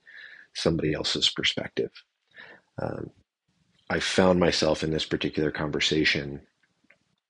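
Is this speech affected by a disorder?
No.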